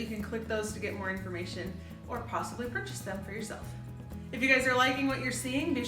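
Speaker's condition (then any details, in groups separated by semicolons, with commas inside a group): No condition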